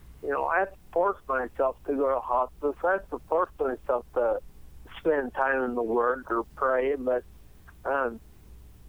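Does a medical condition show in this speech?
Yes: cerebellar ataxia; diagnosed about 12 years ago, cerebellum two thirds missing on MRI, tested for hereditary Friedreich's form, dad's-side family history, cause unknown; degenerative, untreatable, not in wheelchair, no medicine due to drug hypersensitivity, recent lower back MRI, foot numbness, leg neuropathy pain.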